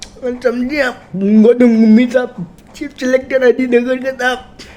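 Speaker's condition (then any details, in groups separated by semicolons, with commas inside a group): Cerebral palsy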